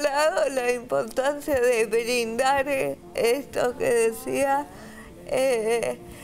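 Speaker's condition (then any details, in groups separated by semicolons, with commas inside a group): Cerebral palsy; respiratory arrest at birth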